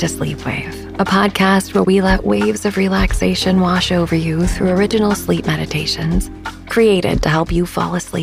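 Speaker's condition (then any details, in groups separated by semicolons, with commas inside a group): No condition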